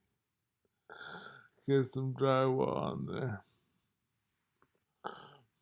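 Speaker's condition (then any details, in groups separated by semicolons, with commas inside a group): Multiple sclerosis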